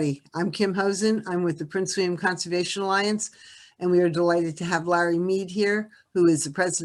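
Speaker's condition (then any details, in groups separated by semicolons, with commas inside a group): No condition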